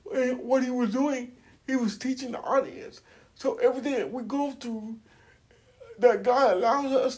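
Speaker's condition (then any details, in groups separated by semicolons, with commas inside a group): Cerebral palsy; age 42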